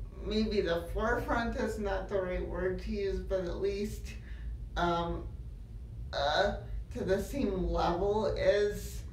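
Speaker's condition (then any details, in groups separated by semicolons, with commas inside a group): Cerebral palsy; uses wheelchair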